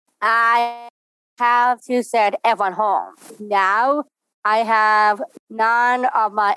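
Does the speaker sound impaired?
Yes: Down syndrome; congenital.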